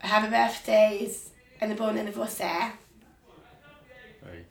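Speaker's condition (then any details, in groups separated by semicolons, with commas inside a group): Down syndrome; Down syndrome since birth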